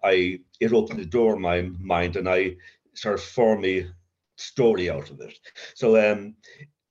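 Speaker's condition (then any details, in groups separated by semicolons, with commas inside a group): Covert stutter; severe childhood stutter, linked to adverse childhood experience, child guidance clinic, worse with teacher's punishment, covert since sobriety; still gets occasional blocks, uses voice as main working tool; stutters in mind more than aloud, avoids feared words, voice never feels own; blocks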